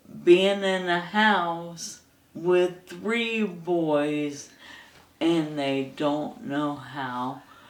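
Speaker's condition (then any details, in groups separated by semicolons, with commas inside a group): ALS; hand onset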